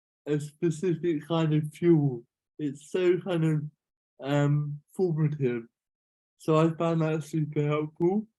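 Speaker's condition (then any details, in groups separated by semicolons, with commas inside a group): Cerebral palsy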